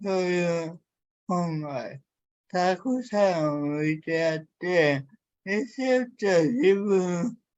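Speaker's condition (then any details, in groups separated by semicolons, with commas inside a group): Cerebral palsy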